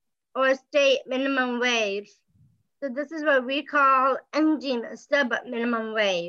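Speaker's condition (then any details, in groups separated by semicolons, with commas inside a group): Down syndrome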